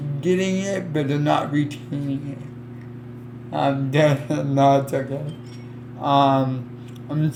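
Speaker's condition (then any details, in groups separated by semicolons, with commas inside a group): Cerebral palsy; affects legs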